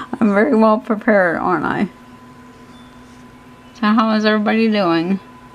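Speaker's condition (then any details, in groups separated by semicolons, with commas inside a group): Cerebral palsy; hands affected, shaking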